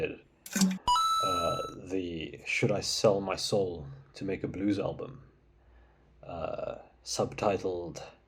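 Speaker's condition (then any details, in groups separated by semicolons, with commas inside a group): No condition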